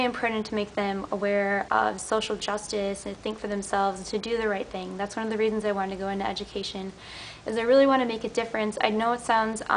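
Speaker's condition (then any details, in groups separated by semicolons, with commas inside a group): No condition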